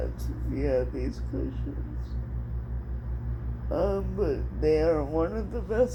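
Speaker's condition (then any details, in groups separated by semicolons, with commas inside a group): Cerebral palsy; speech somewhat affected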